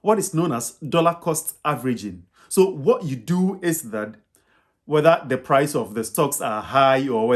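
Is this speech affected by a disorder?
No.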